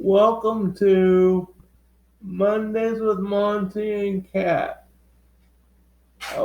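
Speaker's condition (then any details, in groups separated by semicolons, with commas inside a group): Cerebral palsy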